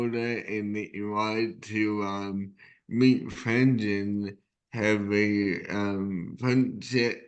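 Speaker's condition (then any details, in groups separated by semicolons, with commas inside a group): Cerebral palsy; present from birth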